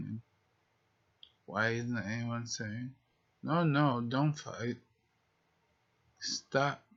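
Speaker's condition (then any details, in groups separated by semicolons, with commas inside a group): Multiple sclerosis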